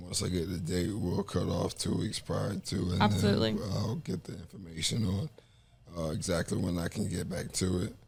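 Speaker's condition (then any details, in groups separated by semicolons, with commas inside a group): ALS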